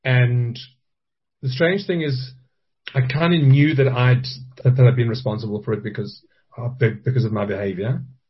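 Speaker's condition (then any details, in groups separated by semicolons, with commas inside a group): Stuttering; stuttering since childhood, lifelong speech impediment; stutter still present in adulthood; as child ordered food could say not wanted, feared speaking; repeated sounds, prolonged sounds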